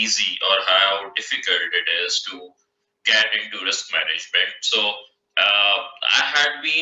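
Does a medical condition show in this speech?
No.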